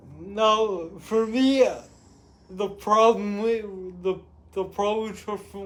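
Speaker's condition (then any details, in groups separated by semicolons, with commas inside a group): Cerebral palsy; with developmental delay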